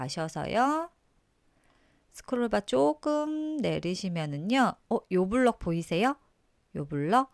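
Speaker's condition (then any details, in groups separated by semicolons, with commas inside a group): No condition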